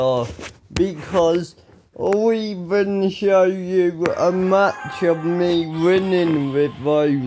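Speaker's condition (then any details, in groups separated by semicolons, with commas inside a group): Ataxia; speech recently worse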